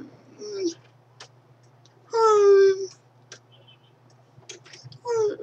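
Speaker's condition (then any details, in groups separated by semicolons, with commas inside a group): Cerebral palsy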